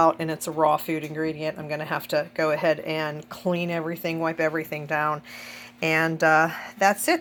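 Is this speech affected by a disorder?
No.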